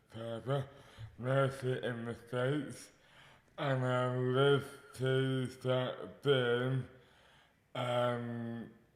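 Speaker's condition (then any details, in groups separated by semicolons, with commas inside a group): Dystonia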